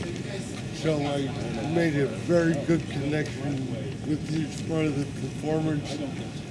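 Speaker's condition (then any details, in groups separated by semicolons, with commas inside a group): Cerebral palsy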